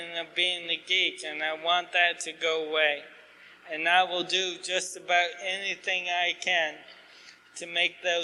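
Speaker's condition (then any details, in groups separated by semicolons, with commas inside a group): ALS; asked to talk slower, clearer, losing voice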